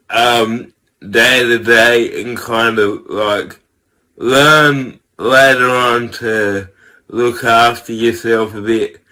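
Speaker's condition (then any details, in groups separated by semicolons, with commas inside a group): Cerebral palsy; from birth, tight muscles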